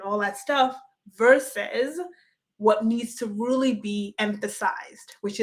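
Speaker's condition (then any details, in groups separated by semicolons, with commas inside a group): No condition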